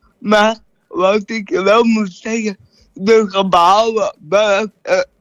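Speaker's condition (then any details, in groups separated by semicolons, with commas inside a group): Cerebral palsy; neurological brain injury around time of birth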